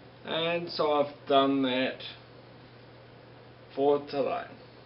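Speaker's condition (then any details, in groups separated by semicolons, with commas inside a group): Multiple sclerosis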